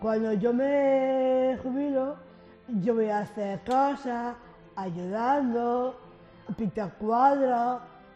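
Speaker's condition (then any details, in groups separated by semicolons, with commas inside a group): Down syndrome; congenital, age 53; Activa active aging program at Asalsido Down Almería, Thursday adult workshop with Maribel, language activities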